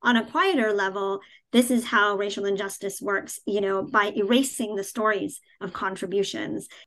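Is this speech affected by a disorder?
Yes: cleft palate, cleft palate without cleft lip.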